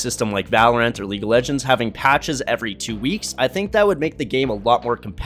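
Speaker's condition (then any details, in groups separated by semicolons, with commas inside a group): No condition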